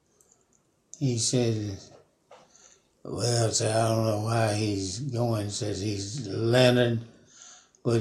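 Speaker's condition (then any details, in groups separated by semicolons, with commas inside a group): Parkinson's; about 5 years since onset, fallen 19 times in yard, no broken bones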